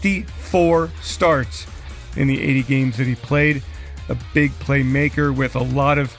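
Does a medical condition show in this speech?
No.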